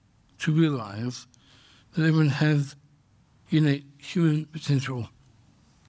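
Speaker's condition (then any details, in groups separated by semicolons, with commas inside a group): Down syndrome; congenital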